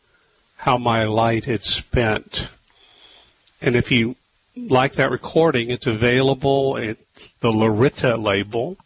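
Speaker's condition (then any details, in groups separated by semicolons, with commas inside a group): No condition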